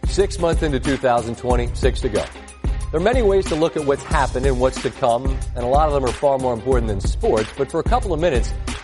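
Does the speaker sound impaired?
No.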